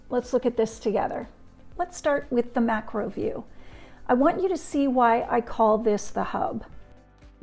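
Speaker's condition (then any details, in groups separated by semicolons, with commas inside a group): No condition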